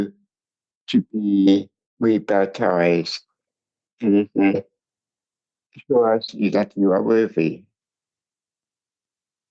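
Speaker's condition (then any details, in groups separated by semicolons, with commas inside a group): Cerebral palsy; attended school for speech impairments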